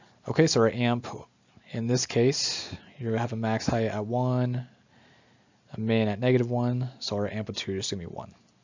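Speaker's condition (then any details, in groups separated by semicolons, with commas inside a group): No condition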